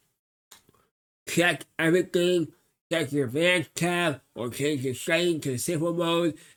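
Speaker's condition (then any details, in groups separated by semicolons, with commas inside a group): Cerebral palsy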